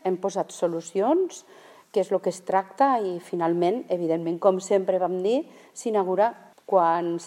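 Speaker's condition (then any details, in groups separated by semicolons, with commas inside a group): No condition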